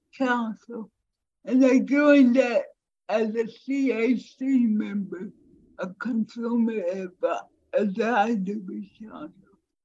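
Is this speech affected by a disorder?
Yes: cerebral palsy; from birth.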